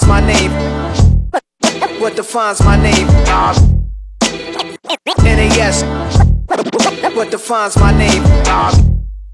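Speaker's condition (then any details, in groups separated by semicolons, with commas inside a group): No condition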